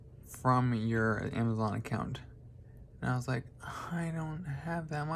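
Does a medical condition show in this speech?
Yes: traumatic brain injury.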